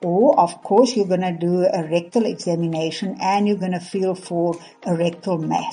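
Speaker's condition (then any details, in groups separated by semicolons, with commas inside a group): No condition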